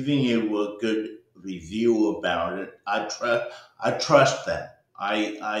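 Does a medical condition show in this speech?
Yes: cerebral palsy; present from birth.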